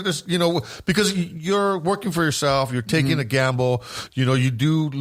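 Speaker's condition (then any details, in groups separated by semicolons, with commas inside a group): No condition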